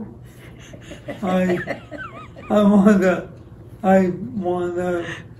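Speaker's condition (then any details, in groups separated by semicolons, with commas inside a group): ALS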